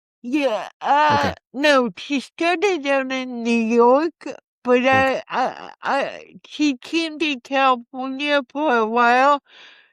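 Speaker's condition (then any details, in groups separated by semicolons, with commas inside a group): Cerebral palsy; from birth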